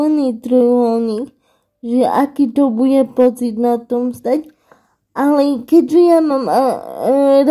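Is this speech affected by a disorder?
Yes: cerebral palsy; tight muscles in arms, legs, spine, cannot sit unaided.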